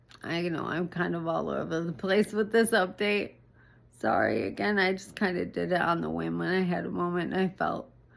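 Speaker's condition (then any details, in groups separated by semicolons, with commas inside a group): ALS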